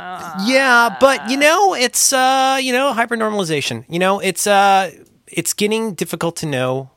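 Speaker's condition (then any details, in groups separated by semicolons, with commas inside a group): No condition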